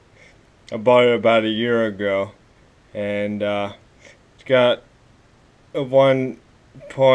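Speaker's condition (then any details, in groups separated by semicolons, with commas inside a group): Cerebral palsy; spastic, affects walking and legs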